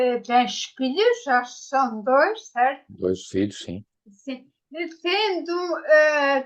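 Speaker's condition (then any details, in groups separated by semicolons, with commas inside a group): Ataxia after brain injury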